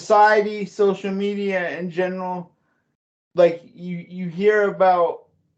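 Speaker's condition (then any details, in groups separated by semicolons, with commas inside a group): Cerebral palsy; voice goes up and down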